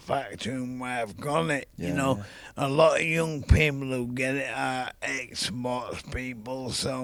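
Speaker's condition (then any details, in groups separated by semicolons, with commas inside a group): ALS; young onset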